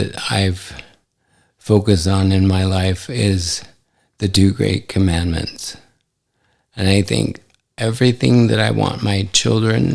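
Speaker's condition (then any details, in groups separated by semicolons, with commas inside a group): ALS; affects hand function; recently diagnosed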